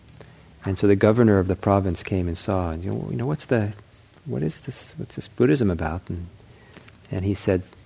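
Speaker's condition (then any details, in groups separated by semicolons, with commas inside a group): No condition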